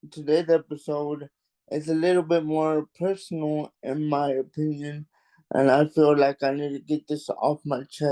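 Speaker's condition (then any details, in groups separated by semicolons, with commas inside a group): Cerebral palsy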